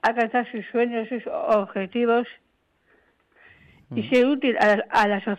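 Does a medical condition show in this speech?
Yes: Down syndrome.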